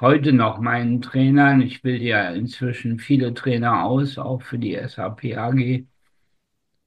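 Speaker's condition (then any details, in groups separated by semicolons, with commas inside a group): Spastic tetraparesis; considered incurable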